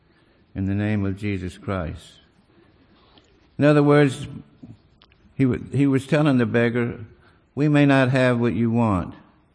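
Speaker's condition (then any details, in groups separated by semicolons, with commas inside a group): Parkinson's disease; impaired balance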